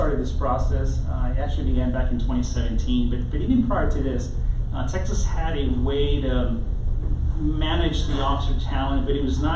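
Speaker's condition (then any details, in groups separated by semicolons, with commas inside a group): No condition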